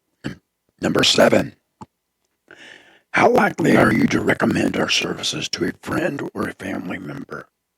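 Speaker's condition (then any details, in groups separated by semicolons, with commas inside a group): Throat cancer; tracheostomy tube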